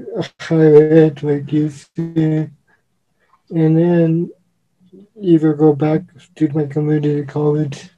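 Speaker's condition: Cerebral palsy; uses wheelchair

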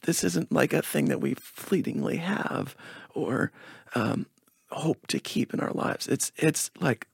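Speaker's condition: Spasmodic dysphonia; onset age 18

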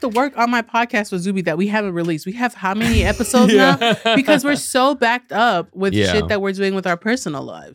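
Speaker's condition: No condition

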